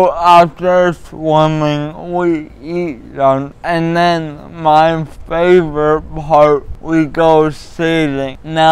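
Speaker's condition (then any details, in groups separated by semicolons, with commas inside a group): Cerebral palsy; uses adaptive equipment; voice often not understood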